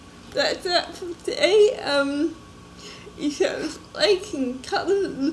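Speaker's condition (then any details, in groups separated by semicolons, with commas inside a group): Cerebral palsy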